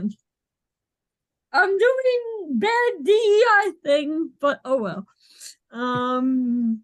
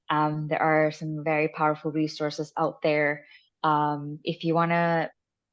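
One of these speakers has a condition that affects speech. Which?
The first: cerebral palsy; speech and movement visibly affected.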